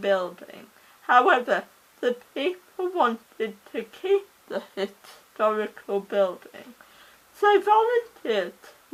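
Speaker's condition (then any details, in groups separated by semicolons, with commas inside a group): Cerebral palsy; oxygen starvation at birth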